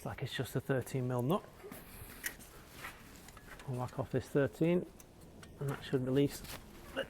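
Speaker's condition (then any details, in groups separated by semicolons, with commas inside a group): No condition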